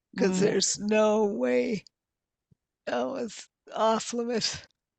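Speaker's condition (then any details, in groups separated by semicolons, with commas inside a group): Multiple sclerosis; quadriplegic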